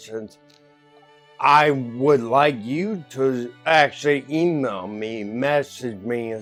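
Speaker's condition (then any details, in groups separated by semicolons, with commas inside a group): Ataxia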